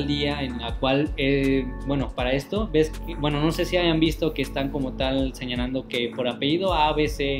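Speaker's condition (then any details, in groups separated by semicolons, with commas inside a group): No condition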